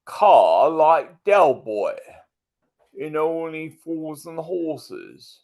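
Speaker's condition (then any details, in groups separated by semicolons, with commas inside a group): Multiple sclerosis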